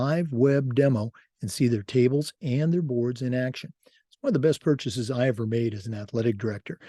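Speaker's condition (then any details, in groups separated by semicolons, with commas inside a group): No condition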